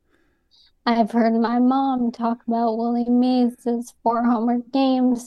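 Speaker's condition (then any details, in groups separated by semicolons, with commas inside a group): ALS; diagnosed by elimination over multiple years by Dr. Neil Snyder, Columbia University, atypical young woman; speech affected by ALS, noticeable on podcasts and shows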